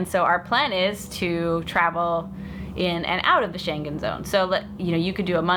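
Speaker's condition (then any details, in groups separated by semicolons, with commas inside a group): No condition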